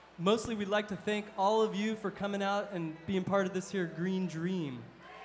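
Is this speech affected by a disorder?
No.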